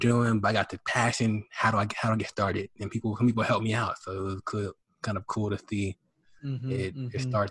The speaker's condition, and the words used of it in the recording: Stuttering. I'm okay with having a stutter.